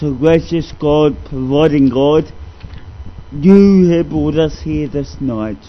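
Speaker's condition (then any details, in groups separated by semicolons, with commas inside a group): Cerebral palsy; discovered at age 2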